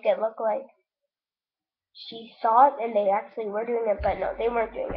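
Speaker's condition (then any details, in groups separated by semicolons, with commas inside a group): No condition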